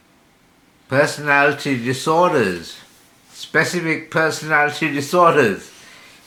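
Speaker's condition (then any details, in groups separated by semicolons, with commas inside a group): Slurred speech from poisoning; hypersalivation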